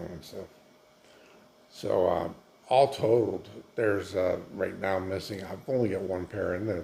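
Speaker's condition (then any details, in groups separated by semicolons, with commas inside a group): Multiple sclerosis; affects legs; nursing home, medications causing dry mouth; dry mouth, dry food hard to swallow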